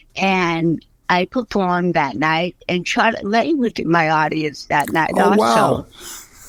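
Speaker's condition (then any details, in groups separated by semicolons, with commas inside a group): Cerebral palsy; since early childhood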